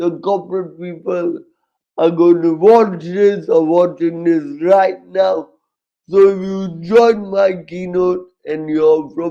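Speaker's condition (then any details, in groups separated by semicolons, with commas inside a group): Cerebral palsy, severe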